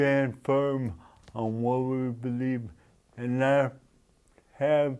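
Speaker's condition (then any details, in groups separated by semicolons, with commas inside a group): Brain injury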